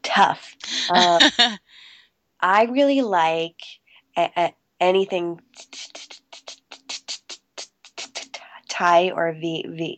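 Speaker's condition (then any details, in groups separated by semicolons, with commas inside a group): Stuttering; covert since childhood, immediate onset soon after starting to talk, school therapy from kindergarten, private therapist; recovering covert, still stutters, American Institute for Stuttering 3-week intensive program, fluency shaping techniques; formerly word switching and avoiding, held back stutters, pushed words out, appeared out of breath; repeated sounds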